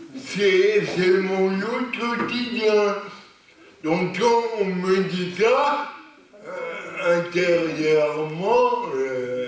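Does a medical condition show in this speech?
Yes: cerebral palsy; lifelong, non-progressive.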